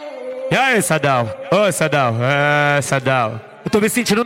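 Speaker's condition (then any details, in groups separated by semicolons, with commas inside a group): No condition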